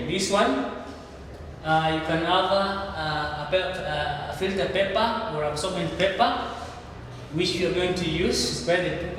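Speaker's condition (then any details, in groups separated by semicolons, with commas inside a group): No condition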